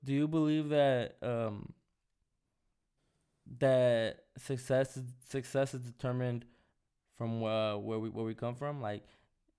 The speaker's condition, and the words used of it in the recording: Stuttering. Yo, I feel like my stuttering has slowed down so much.